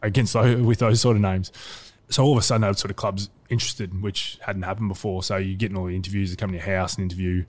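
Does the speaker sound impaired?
No.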